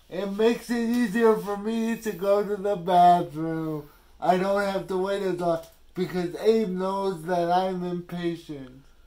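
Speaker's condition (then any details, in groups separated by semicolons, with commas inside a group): Cerebral palsy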